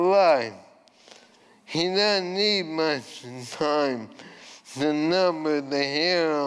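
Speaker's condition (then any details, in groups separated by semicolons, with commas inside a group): ALS; voice changed from earlier resonant voice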